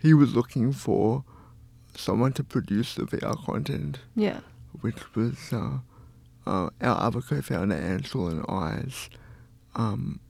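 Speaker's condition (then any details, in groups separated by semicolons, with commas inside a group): Cerebral palsy; lifelong wheelchair user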